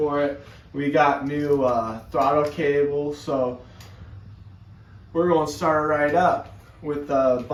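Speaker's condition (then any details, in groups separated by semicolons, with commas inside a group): No condition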